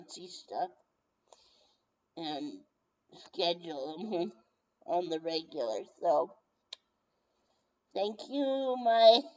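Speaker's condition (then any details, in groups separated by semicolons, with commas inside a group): Brain injury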